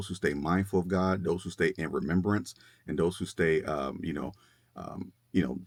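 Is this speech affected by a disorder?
No.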